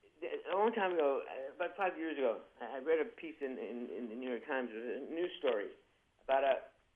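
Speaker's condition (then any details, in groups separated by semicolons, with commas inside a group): Parkinson's disease, young-onset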